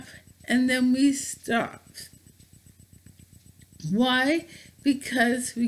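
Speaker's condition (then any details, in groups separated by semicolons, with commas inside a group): Bulbar ALS; bulbar onset, mouth and tongue muscles affected; noticeably affected, some tongue muscles not working, excess saliva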